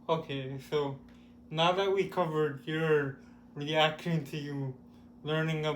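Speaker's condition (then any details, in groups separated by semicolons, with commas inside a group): Cerebral palsy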